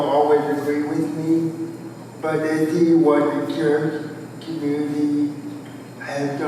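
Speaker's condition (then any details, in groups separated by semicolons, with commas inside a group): Cerebral palsy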